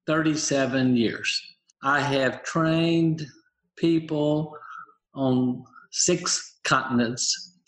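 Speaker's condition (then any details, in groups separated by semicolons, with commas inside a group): Aphasia, apraxia, dysarthria after stroke; doctors said would never talk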